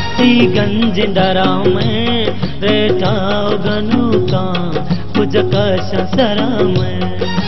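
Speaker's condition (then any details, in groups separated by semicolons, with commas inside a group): No condition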